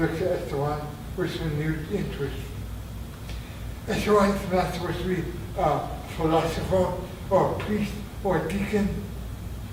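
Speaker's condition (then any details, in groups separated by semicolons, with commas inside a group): Traumatic brain injury; near-fatal injury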